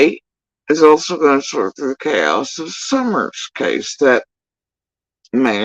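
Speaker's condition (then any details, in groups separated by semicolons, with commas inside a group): Facial paralysis after surgery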